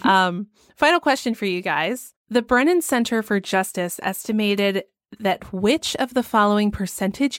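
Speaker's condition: No condition

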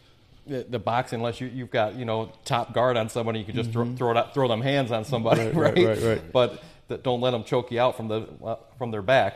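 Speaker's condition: No condition

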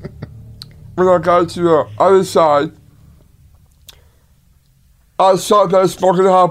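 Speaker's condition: Down syndrome; low muscle tone, poor balance, delayed reaction time, took 6 years to learn bike riding; tying shoes difficult, works 5 to 10 times harder to build muscle

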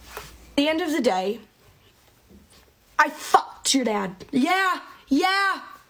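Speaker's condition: Tourette's syndrome; among minority of about 10% with cursing tics; tics going crazy while talking about tics; tics worsen when talking about tics, swearing outbursts, repeated tic phrases interrupting speech

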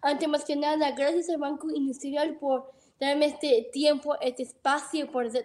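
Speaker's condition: Down syndrome; about 21 years since birth

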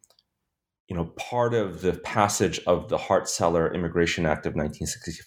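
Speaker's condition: No condition

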